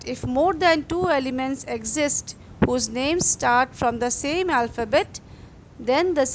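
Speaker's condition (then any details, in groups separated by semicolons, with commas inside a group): No condition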